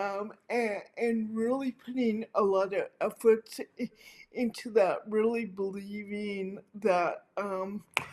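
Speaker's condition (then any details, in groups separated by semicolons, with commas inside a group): Cerebral palsy; affects hands and speech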